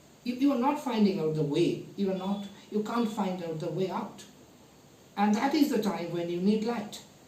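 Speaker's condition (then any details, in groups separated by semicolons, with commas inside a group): No condition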